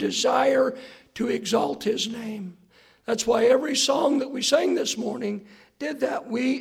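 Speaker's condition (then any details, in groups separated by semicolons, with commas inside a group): Hoarseness after vocal cord surgery; earlier doctor attributed voice problem to aging, sought second opinion; post-surgery check few days ago, surgeon says vocal cords look much better, straight lines; hard for listeners to hear, not smooth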